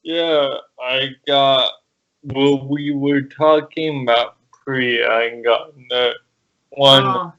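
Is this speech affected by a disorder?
Yes: cerebral palsy.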